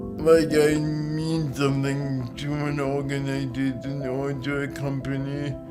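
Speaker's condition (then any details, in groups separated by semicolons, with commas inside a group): Cerebral palsy; physical disability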